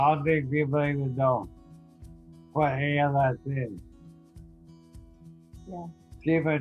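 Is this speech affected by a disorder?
Yes: ALS; onset in left leg.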